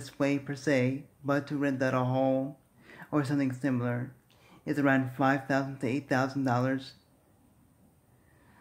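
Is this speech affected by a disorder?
Yes: cerebral palsy; speaks fast.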